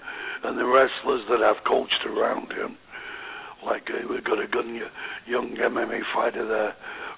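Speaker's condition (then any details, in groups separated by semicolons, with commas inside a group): Voice box damage after neck operation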